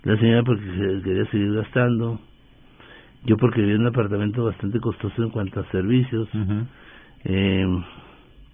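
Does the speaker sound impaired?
Yes: Parkinson's disease; under neurologist care, seen last week.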